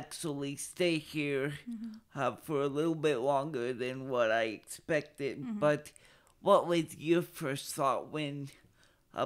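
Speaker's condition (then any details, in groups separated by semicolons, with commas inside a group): Cerebral palsy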